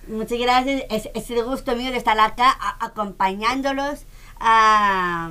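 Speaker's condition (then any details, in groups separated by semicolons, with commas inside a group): Down syndrome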